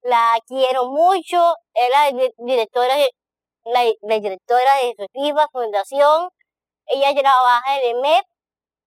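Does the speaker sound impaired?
Yes: Down syndrome; present from birth.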